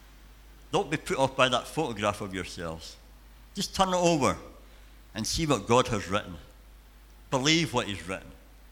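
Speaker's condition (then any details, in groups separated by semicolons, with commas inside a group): Cleft palate and cleft lip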